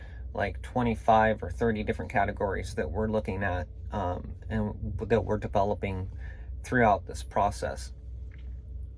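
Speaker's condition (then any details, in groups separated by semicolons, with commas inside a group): No condition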